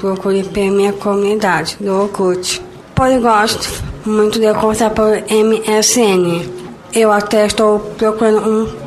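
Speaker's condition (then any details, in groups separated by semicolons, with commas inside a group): Down syndrome; trisomy 21, genetic, present from birth; 22 years old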